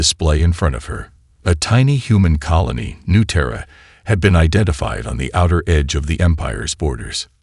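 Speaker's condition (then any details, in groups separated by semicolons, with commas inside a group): No condition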